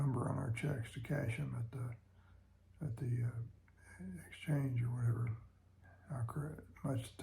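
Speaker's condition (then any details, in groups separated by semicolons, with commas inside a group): Parkinson's disease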